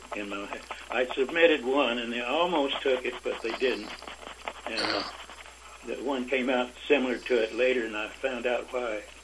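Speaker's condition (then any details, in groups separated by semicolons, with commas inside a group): Parkinson's disease; age 88, no longer able to work, interview recorded by telephone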